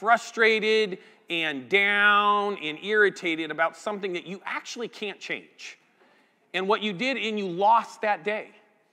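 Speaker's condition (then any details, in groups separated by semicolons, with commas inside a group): No condition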